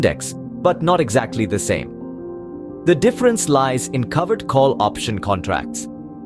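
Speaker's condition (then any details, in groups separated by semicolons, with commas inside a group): No condition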